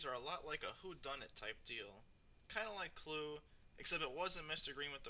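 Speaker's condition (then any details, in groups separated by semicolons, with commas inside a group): No condition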